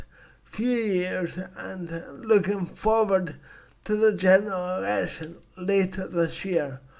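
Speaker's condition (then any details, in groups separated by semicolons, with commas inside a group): Cerebral palsy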